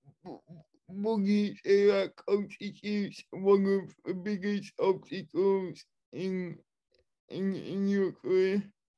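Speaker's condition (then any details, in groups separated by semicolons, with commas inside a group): Cerebral palsy, spastic and dyskinetic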